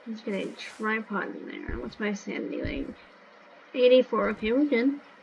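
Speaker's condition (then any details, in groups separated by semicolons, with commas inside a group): No condition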